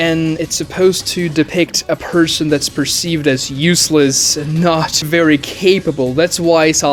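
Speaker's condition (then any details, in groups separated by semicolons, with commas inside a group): No condition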